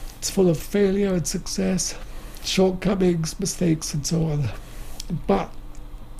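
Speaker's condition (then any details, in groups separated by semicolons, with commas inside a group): Motor neuron disease; no tracheotomy, refuses tracheotomy revival since it would end speech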